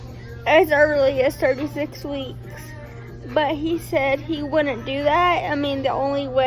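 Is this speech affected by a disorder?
Yes: cerebral palsy.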